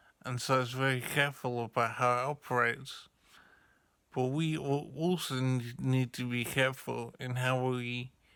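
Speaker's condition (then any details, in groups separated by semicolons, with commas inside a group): Brain injury; severe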